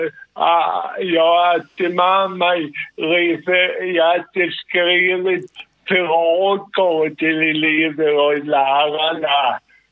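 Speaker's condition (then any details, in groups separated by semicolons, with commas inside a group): Cerebral palsy; sudden involuntary jerks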